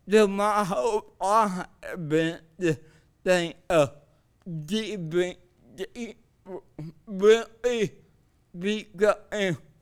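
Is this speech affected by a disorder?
Yes: cerebral palsy.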